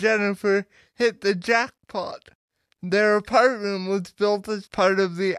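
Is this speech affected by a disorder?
Yes: cerebral palsy; power wheelchair user.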